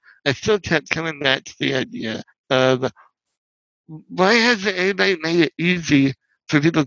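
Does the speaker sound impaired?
Yes: spinal muscular atrophy; wheelchair user.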